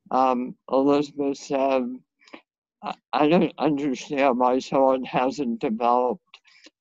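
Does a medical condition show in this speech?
Yes: head and neck cancer surgery; five head and neck cancers, radiation, years of toxic chemotherapy, resulting severe dysphagia, no normal meals since.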